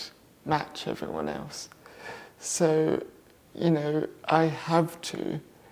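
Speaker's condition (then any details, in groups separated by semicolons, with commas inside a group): Cerebral palsy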